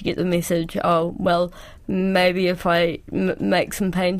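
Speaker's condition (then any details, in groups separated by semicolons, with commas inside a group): Cerebral palsy; presses really hard when writing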